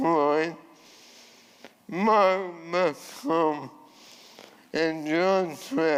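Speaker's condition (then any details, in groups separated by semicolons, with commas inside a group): ALS; voice changed from earlier resonant voice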